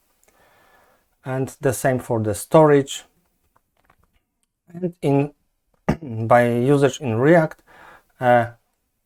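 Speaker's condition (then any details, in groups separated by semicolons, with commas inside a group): No condition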